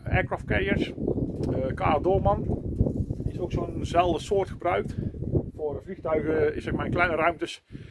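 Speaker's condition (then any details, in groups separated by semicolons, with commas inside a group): No condition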